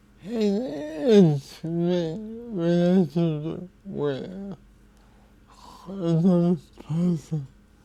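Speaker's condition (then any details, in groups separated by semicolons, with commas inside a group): Cerebral palsy; poor meal posture affects swallowing, sitting straighter helps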